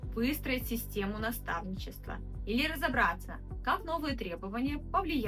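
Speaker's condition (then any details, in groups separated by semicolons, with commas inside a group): No condition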